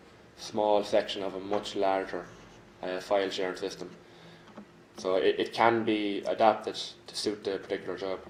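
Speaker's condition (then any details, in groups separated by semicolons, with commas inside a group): No condition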